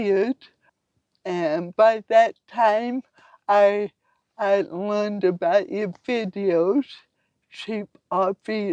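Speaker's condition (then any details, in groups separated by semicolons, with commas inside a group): Cerebral palsy; from birth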